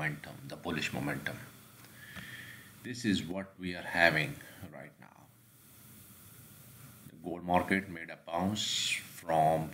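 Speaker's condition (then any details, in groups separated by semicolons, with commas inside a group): No condition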